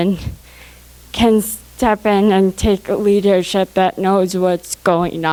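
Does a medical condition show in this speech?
Yes: cerebral palsy; from birth, intellectual disability.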